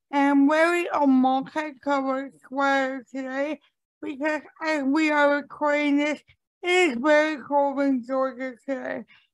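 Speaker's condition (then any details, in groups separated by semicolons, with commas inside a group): Cerebral palsy; since birth, arthritis since age 30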